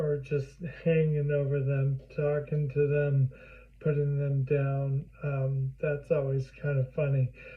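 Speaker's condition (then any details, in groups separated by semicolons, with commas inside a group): Primary lateral sclerosis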